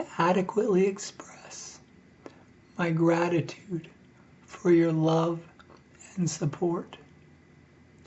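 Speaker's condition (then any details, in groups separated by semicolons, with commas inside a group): ALS; struggles to breathe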